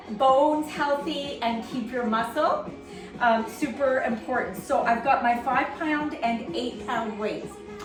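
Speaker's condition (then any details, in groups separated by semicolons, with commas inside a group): No condition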